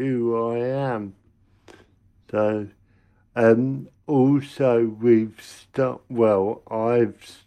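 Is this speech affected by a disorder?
Yes: cerebral palsy; congenital, caused by lack of oxygen to brain at birth; speaking quietly in this recording because of thin walls; speech sometimes mistaken for drunkenness by strangers, host notes speaking pace.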